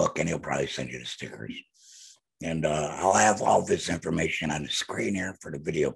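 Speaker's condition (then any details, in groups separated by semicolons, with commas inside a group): Laryngectomy, voice prosthesis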